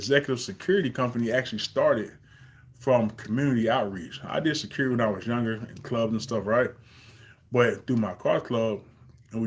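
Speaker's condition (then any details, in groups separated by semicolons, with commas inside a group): No condition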